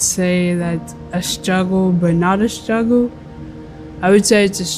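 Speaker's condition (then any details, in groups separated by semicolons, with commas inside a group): Cerebral palsy; cerebral palsy with seizures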